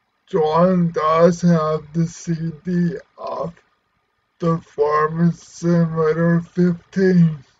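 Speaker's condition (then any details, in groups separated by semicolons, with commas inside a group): Cerebral palsy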